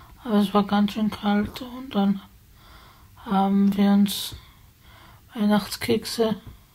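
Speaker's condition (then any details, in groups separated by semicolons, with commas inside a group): Spasticity from birth; multiple sclerosis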